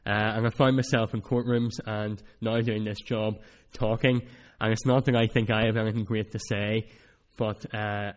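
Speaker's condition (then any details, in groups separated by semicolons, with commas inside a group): Cleft palate; speech not that clear at times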